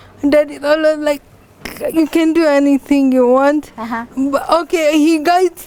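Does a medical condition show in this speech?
Yes: cerebral palsy; from birth.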